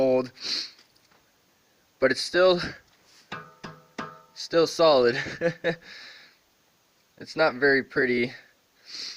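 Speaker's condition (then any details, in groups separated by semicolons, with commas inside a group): No condition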